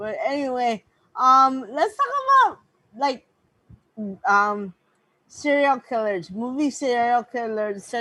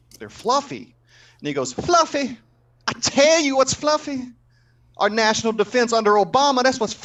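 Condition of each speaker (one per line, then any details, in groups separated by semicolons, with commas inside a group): Mild cerebral palsy; mild, born prematurely, helmet and braces in childhood; mild, in therapy
No condition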